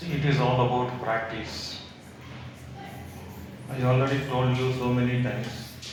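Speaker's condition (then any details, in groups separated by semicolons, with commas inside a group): No condition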